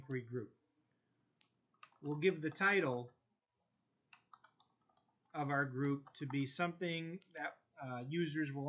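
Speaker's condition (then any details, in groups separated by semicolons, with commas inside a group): No condition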